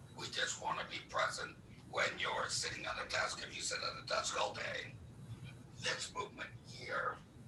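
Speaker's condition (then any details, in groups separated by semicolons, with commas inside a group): Laryngectomy; no speech for months after operation, needs one hand to speak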